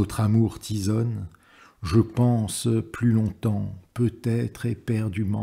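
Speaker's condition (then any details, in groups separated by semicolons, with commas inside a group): No condition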